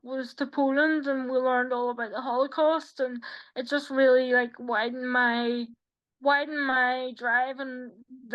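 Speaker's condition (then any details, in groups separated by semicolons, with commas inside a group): Quadriplegic cerebral palsy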